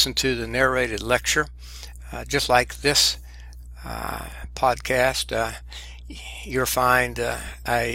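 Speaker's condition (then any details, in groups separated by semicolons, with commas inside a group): No condition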